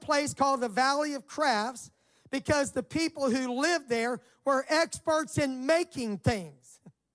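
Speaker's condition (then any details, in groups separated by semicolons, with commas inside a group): No condition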